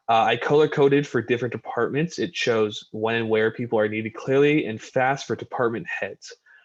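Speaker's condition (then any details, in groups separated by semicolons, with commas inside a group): No condition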